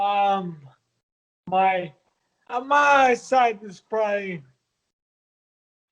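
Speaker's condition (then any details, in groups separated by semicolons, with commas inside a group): Multiple sclerosis; voice stronger after treatment, breathing laboured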